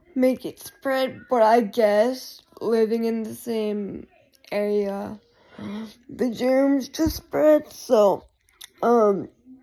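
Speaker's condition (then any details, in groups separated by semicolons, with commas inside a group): Cerebral palsy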